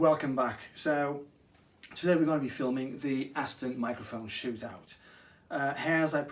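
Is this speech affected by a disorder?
No.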